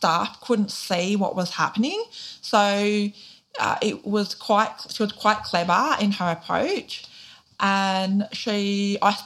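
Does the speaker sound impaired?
Yes: deafness, profound; born deaf, recessive gene, Auslan sign language first language, started speaking at age 5; cannot hear interviewer, lip reads questions via recording platform, signs while answering; weekly private speech therapy in childhood, speaks clearly, bilingual Auslan and spoken English.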